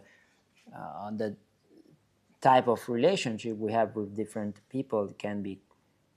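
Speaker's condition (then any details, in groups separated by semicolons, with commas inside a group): No condition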